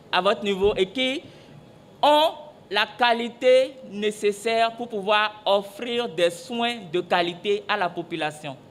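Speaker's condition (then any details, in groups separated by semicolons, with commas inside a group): No condition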